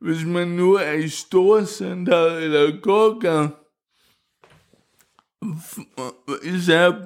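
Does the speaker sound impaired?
Yes: cerebral palsy; wheelchair user.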